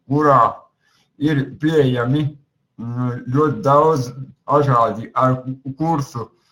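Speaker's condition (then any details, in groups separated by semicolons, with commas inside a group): Cerebral palsy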